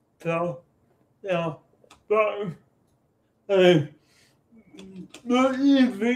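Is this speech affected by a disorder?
Yes: cerebral palsy.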